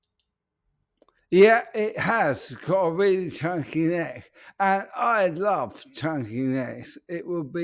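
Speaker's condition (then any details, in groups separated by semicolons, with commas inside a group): ALS; speech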